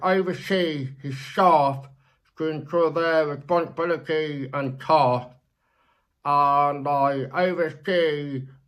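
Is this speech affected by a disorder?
Yes: deafness; born deaf, childhood speech therapy at John Tracy speech therapy school in US, mother-supported, lip reads; relies on Google Meet live captions and lip reading during video call; very clear per host, sounds like late-deafened speaker, captions offered in case unclear.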